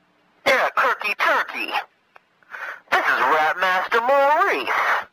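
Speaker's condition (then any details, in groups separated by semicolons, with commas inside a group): No condition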